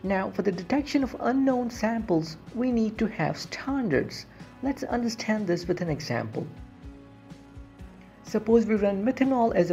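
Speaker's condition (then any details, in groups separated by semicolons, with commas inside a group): No condition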